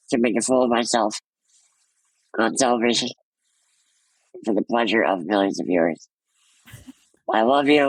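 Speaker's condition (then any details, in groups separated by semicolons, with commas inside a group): Muscular dystrophy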